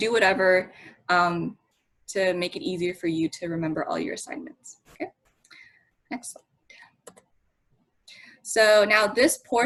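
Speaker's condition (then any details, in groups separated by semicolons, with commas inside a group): No condition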